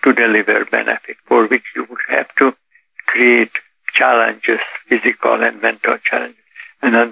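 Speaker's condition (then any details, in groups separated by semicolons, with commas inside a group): Parkinson's disease; Parkinson's detected about 8 years ago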